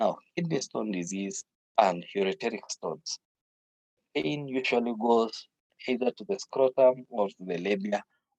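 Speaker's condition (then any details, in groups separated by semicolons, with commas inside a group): No condition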